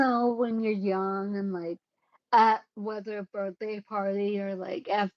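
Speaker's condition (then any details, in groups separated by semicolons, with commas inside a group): Cerebellar ataxia; caused by brain bleed, unsteady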